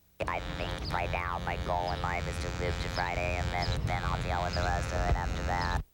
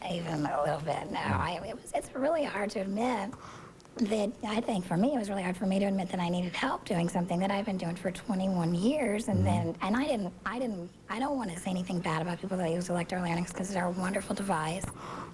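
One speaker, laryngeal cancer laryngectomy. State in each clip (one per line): Before voice reconstruction surgery, electrolarynx
After experimental voice reconstruction surgery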